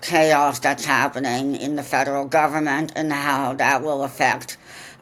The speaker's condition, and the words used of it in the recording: Deafness. I'm not even very good at this, but, I've had to take training, and you're just a natural.